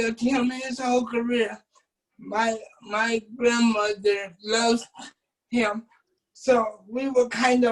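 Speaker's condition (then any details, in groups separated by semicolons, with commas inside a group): Cerebral palsy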